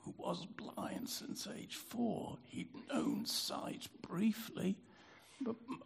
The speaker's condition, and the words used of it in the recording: Spasmodic dysphonia. I can't sing tenor and bass over three octaves like I used to in my 20s.